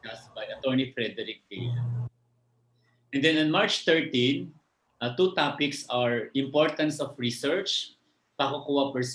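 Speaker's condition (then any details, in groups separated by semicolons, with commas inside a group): No condition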